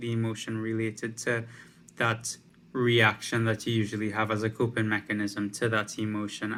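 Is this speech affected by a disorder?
No.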